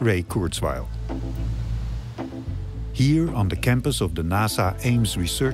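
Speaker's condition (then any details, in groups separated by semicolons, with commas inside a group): No condition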